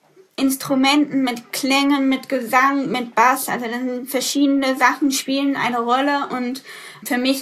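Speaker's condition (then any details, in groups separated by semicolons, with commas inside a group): Deafness with cochlear implants; congenital mild hearing loss found at two, progressive, hearing aids ineffective, then cochlear implants, right side; hears only with cochlear implants, relies on subtitles, reads song lyrics to follow music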